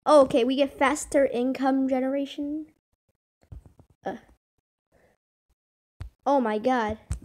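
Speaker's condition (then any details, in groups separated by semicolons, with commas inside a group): No condition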